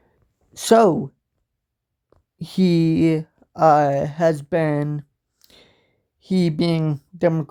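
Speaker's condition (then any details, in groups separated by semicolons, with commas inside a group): Cerebral palsy; from birth, walks with walker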